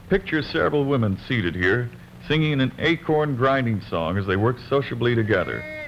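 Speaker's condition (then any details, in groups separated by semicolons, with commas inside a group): No condition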